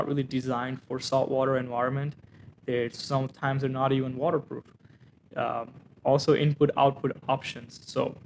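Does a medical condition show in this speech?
No.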